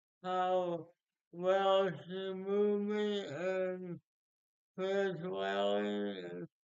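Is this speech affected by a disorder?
Yes: speech impairment after birth surgery.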